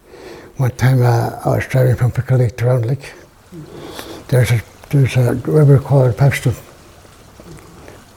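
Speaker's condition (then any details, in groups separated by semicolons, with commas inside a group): Parkinson's; failing health; difficulty talking, halting speech with repeated words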